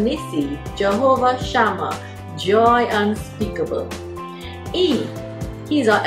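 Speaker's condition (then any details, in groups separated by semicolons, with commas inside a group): No condition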